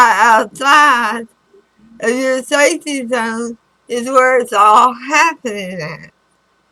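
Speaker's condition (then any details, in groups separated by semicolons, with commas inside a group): Throat cancer radiation damage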